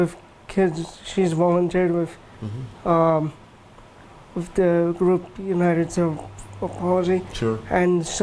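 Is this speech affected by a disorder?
Yes: cerebral palsy.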